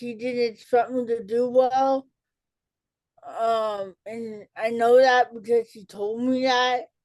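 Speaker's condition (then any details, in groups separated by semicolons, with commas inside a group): Cerebral palsy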